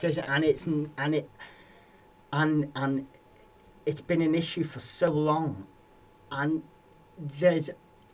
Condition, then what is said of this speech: Stuttering. I have to gasp for that every day when I'm trying to speak.